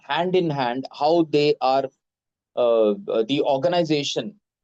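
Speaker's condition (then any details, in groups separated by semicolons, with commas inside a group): No condition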